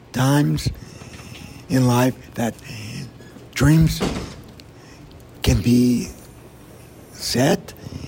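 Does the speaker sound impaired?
Yes: vocal cord damage; gunshot to head, Austin mini-mart shooting, traumatic brain injury, right side and arm weak, limp; one vocal cord paralyzed, other works very little; bullet went through speech area, no speech two months, speech and language returned.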